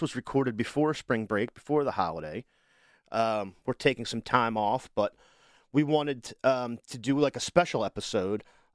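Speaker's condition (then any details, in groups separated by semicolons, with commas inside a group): No condition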